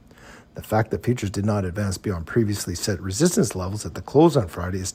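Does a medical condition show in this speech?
No.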